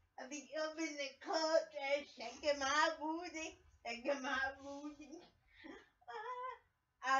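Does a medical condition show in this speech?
Yes: cerebral palsy; speech affected.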